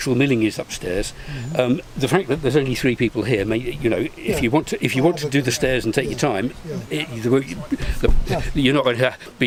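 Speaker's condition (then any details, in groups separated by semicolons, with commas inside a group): No condition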